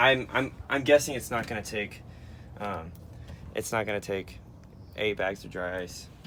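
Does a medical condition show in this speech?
No.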